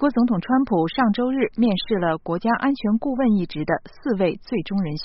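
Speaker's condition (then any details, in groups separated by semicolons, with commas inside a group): No condition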